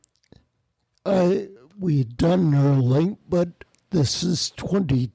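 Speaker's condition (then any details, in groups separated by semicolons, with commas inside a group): Spinocerebellar ataxia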